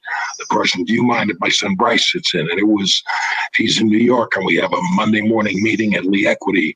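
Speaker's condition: Throat cancer, vocal cords removed

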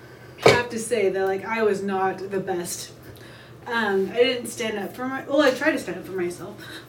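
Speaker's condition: No condition

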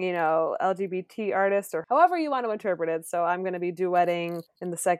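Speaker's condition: No condition

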